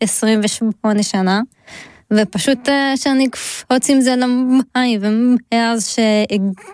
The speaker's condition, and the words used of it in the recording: Stuttering. אם אנחנו אחד על אחד, אני לא מגמגמת, אבל...